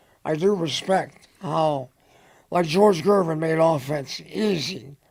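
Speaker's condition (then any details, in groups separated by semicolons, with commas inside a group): Head and neck cancer; dry throat, dry mouth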